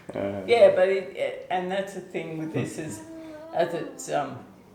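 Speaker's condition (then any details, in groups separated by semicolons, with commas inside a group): ALS/MND; onset foot drop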